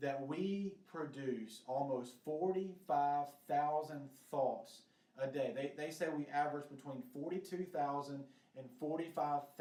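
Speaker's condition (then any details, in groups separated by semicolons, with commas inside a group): No condition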